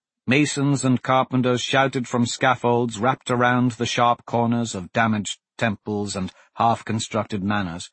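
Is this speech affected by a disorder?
No.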